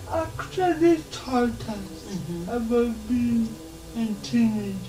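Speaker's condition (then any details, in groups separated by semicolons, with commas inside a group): Cerebral palsy; since birth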